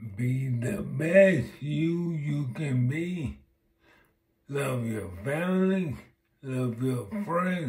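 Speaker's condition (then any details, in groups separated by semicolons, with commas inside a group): Multiple sclerosis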